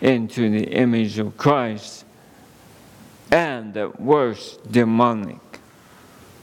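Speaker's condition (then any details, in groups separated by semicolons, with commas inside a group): ALS; under neurologist care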